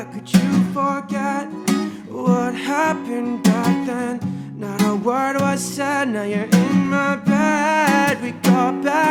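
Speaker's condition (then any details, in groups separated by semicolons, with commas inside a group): No condition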